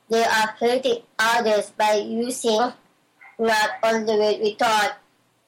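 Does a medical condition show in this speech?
Yes: Down syndrome; regular speech therapy since before Special Olympics, reading practices, speaking and MC invitations to build confidence; some speech difficulties due to the condition.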